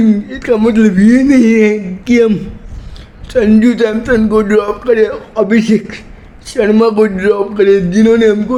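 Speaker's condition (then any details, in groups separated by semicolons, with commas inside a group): Cerebral palsy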